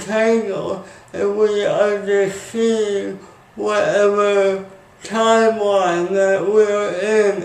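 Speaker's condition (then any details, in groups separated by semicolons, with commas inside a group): Speech impairment after birth surgery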